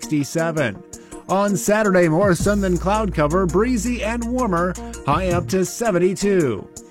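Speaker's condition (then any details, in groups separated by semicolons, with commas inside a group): No condition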